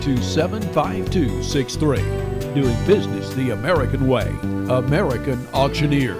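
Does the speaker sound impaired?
No.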